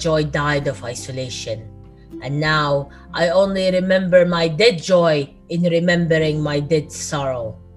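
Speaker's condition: No condition

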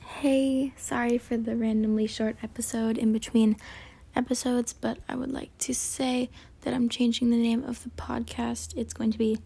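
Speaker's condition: No condition

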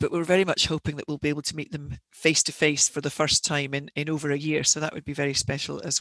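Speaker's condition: No condition

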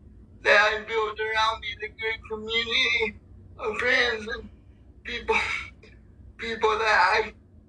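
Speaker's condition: Cerebral palsy; paired with able-bodied athletes for races through Ambulance Angels of Oklahoma

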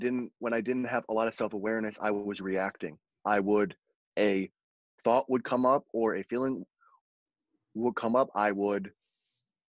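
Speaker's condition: Stutter and lisp; developmental, from premature birth at 2 pounds, infant heart surgery, childhood onset, lasting through high school; worked on stutter and lisp over last 2 to 3 years; blocks

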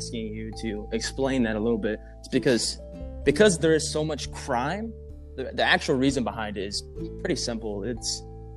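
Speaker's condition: No condition

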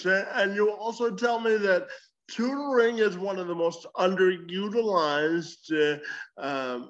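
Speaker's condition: Cerebral palsy; cerebral palsy present from birth

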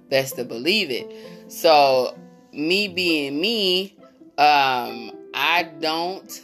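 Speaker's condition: No condition

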